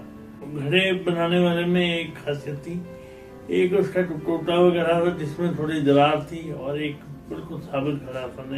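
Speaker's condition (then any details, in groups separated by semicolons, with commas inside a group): Cerebral palsy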